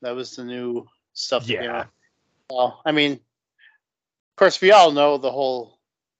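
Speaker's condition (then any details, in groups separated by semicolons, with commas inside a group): No condition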